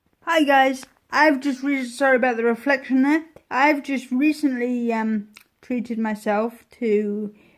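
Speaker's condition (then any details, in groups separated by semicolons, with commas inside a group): Cerebral palsy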